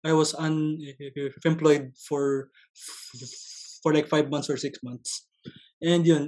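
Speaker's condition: Stuttering; stutter since early childhood, noticed on entering grade school; ongoing stutter, actively coping through Toastmasters public speaking club and speech contests; broken, choppy non-fluent speech, dreads answering strangers like jeepney drivers, public communication affected; repeated words, prolonged sounds, blocks

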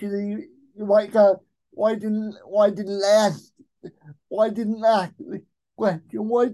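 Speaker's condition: Cerebral palsy; most severe type, present since birth, uses electric wheelchair driven himself, expected non-verbal, began talking at age 6; speech affected, can get rambly when nervous

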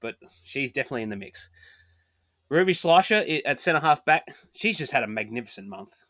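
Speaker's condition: No condition

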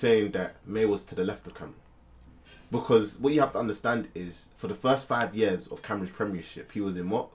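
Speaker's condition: No condition

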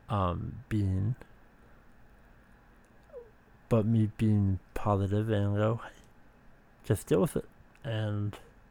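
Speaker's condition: Speech impediment

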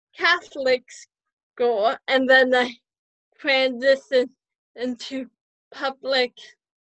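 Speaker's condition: Cerebral palsy; mild spastic quadriplegic

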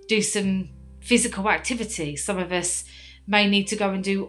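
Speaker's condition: No condition

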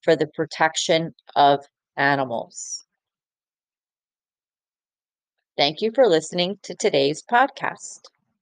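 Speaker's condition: No condition

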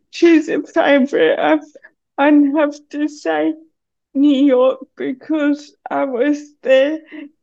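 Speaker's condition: Cerebral palsy; needs hand to hold on steep stairs

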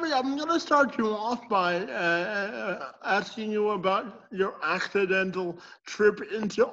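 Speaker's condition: Spastic quadriplegic cerebral palsy

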